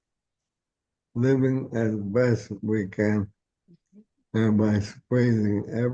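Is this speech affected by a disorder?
Yes: ALS.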